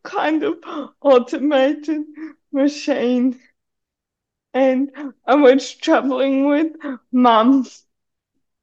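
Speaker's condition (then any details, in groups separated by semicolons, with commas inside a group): Cerebral palsy; needs hand to hold on steep stairs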